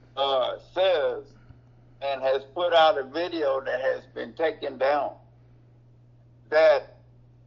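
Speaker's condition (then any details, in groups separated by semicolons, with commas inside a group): Cerebral palsy; running in yard days after taking ImmuCyst supplement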